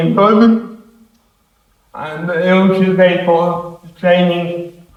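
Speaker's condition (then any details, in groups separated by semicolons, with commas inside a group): Cerebral palsy; affects hands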